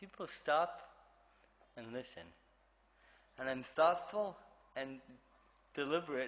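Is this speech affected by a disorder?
Yes: cerebral palsy; affects movement and speech.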